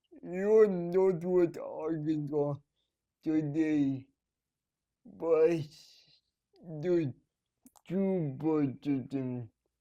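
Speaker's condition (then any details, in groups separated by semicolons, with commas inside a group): Cerebral palsy; needs help at night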